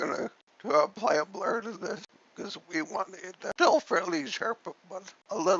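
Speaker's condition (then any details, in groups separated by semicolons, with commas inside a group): Cerebellar ataxia from brain tumour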